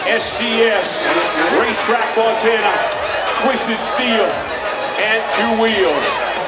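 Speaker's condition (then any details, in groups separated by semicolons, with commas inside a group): No condition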